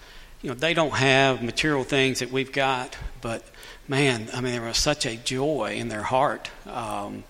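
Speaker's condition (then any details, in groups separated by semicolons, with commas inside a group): Cleft lip and palate; lip scar hidden by mustache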